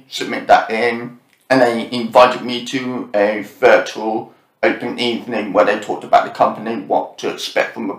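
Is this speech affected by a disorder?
Yes: profound deafness with cochlear implants, born profoundly deaf, cochlear implants; speaks fairly clearly after smooth speech therapy, speech not always this clear.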